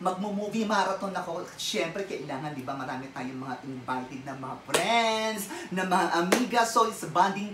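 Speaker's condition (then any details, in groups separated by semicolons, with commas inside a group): No condition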